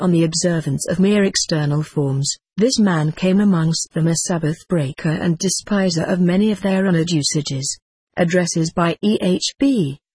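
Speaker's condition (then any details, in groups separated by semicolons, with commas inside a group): No condition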